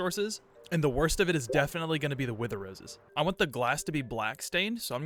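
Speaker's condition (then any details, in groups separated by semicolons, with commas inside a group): No condition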